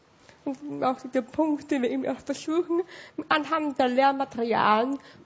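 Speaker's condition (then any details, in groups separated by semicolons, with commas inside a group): Severe hearing loss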